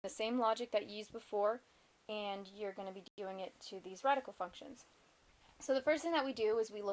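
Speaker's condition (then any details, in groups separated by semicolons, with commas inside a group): No condition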